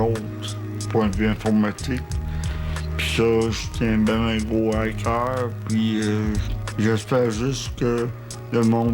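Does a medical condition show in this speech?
Yes: cerebral palsy; present from birth.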